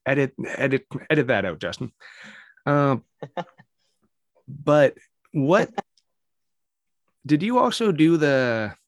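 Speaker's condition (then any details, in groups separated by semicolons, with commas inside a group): Stutter; childhood onset stutter and lisp, speech therapy Grade 1 to 8, new therapist Grade 9; stutter persists at 40, lisp partly overcome, bad stutter moments edited out of podcast; some lisp, therapy taught monotone voice, later worked on inflection, no stutter singing; repeated words, blocks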